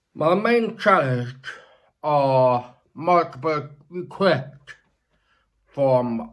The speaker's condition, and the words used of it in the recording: Deafness. So I was like, you know what, your speech is really, really good.